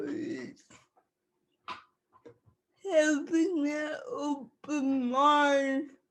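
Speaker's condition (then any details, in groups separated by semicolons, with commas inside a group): Cerebral palsy; speech affected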